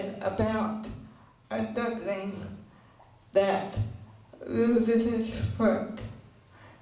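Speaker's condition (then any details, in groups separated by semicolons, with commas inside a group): Cerebral palsy; since birth, unable to run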